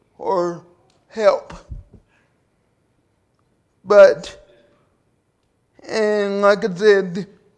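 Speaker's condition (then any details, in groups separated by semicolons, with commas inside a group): Cerebral palsy; 37 years since onset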